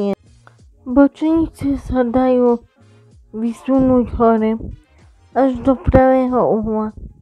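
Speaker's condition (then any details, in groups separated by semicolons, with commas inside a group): Cerebral palsy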